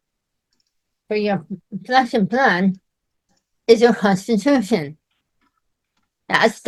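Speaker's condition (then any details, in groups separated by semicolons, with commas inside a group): Myasthenia gravis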